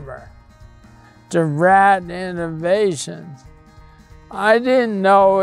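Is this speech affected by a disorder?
Yes: primary lateral sclerosis.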